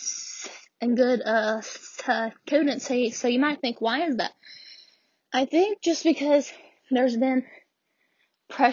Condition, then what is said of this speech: Stuttering. When I'm at home, I stutter a lot to my mom and uh, uh, uh, uh, dad and all them